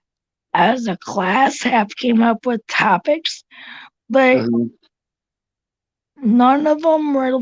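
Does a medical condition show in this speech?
Yes: cerebral palsy; visible disability.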